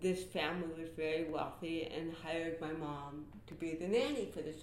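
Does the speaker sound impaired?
Yes: cerebral palsy; athetoid type, born 3 months premature after mother's fall, diagnosed at 18 months at UCLA; visible involuntary athetoid movement.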